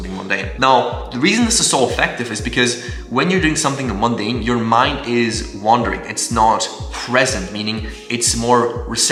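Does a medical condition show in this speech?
No.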